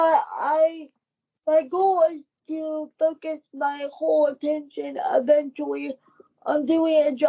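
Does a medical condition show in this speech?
Yes: cerebral palsy; wheelchair user.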